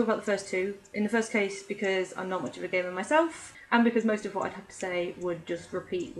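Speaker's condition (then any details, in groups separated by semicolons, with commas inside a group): No condition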